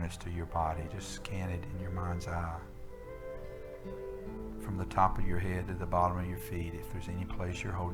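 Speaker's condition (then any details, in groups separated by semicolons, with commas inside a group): No condition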